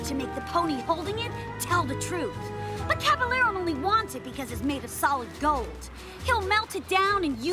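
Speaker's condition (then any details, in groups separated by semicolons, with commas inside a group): No condition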